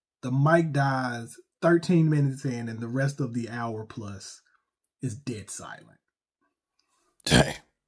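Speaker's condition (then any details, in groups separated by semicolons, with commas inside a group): No condition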